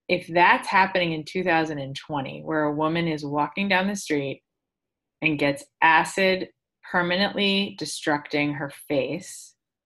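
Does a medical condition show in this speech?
No.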